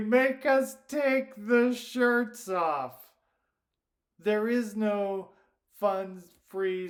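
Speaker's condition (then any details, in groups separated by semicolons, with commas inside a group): Primary lateral sclerosis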